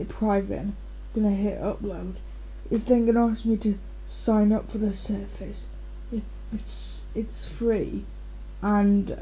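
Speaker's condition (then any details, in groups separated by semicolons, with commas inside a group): Cerebral palsy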